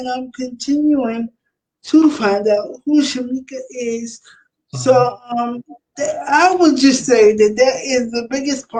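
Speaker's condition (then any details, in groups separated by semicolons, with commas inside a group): Cerebral palsy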